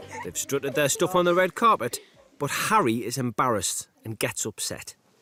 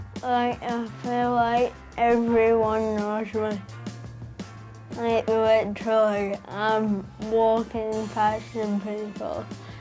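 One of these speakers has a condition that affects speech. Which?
The second: cerebral palsy; affects walking and talking.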